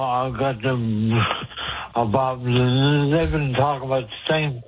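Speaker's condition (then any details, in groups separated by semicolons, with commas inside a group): Speech impediment; cause unclear, stabbed by girlfriend and hit on head with ashtray years ago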